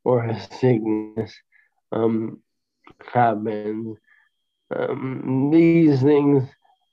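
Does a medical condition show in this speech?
Yes: bulbar onset ALS; brain breakdown with various muscles, voice affected first, diagnosed last fall; within last few months of diagnosis; voice deteriorating, expected to progress to swallowing and breathing.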